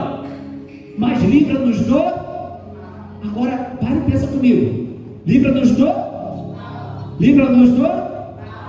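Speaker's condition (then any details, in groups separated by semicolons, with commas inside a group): No condition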